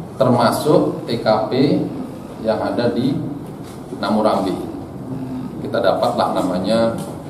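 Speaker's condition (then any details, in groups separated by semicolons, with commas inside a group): No condition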